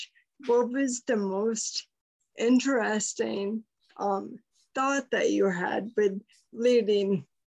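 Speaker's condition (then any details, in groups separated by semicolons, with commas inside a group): Friedreich's ataxia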